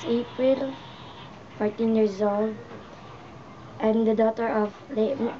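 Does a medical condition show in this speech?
No.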